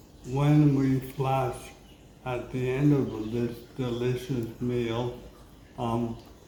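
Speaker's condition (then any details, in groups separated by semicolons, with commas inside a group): Motor neurone disease (ALS); PEG feeding tube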